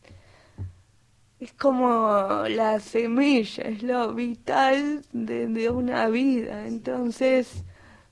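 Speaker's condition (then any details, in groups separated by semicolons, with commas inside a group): Cerebral palsy; cerebral palsy from birth, respiratory arrest at birth and again at 12 hours, acquired language; answer formed in head but hard to get out, needs waiting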